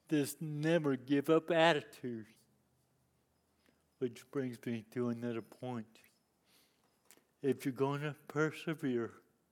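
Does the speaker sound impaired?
Yes: cerebral palsy; lifelong disability since youth.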